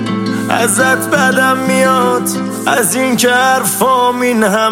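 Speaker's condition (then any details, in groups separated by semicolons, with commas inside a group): No condition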